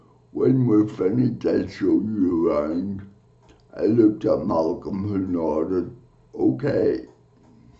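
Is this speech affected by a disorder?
Yes: cerebral palsy; from birth.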